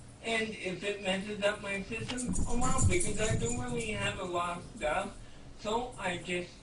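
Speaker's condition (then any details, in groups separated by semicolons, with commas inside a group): Cerebral palsy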